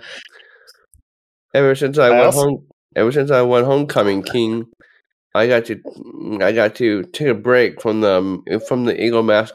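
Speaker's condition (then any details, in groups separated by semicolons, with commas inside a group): Down syndrome; present from birth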